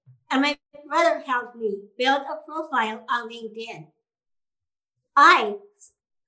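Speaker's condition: Down syndrome

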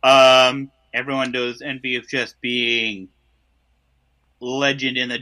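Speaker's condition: No condition

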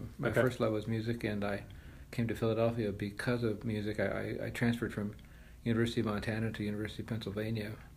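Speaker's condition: Parkinson's disease

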